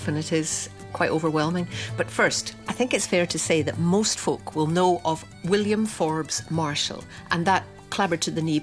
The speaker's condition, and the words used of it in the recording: No condition.